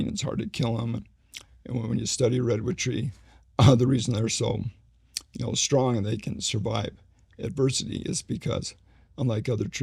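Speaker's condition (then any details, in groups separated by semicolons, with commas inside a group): ALS; needs voice rest during conversation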